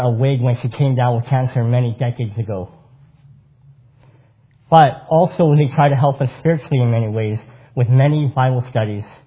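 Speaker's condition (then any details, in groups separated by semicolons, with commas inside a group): Cleft palate; congenital cleft palate, multiple surgeries with long hospital stays in childhood in 80s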